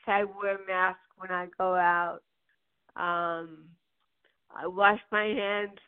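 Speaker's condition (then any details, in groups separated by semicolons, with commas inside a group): Cerebral palsy; birth onset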